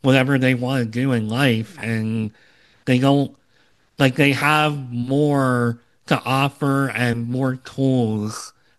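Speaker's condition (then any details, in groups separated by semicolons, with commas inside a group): Cleft lip and palate; congenital cleft lip and palate, part of rare Opitz GBBB syndrome; earlier low confidence speaking and presenting, improved with podcast practice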